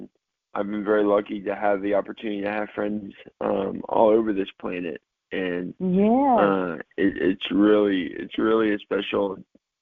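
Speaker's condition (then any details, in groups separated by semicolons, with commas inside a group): Cerebral palsy, mild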